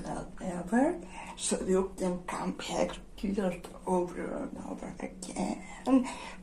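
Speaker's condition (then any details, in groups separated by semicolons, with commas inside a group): Generalized dystonia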